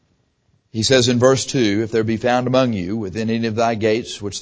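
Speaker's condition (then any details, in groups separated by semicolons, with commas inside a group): No condition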